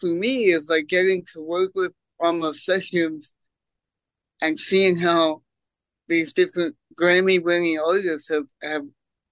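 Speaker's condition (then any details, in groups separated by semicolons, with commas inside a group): Cerebral palsy; congenital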